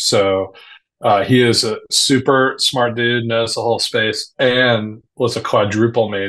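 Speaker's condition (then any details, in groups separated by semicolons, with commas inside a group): No condition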